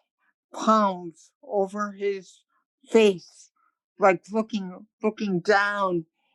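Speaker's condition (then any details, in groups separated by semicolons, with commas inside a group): Cerebral palsy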